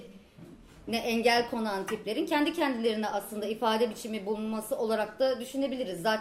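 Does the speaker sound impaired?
No.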